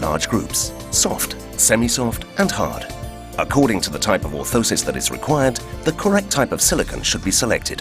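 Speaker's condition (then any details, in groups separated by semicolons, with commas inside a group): No condition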